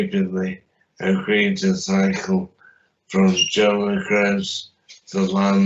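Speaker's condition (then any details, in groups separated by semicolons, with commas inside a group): Traumatic brain injury; limb injuries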